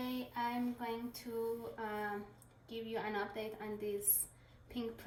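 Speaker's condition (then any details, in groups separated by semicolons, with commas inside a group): No condition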